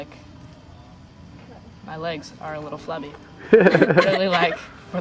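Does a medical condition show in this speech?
No.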